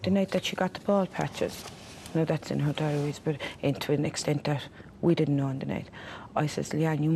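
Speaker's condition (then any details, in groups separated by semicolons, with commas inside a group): No condition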